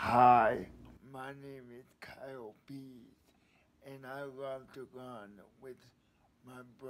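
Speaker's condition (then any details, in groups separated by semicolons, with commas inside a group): Cerebral palsy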